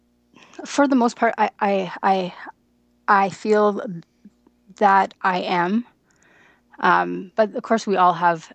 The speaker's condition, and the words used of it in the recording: Stuttering. So for me, being in therapy and having skills and feel like I can completely control the way that I'm talking, to me that feels more natural now than just talking and stuttering.